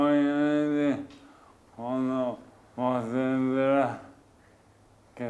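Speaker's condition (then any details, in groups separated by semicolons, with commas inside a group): Amyotrophic lateral sclerosis; speech among most affected areas, visibly impaired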